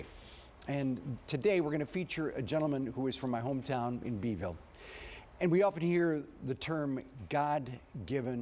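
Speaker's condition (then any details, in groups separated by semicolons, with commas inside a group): No condition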